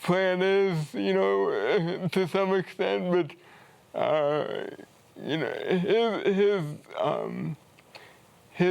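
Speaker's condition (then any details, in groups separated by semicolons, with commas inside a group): Cerebral palsy; from birth, premature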